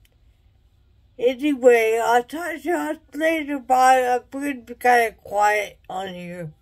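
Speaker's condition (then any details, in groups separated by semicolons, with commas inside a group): Traumatic brain injury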